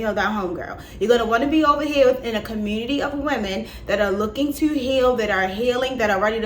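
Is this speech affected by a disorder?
No.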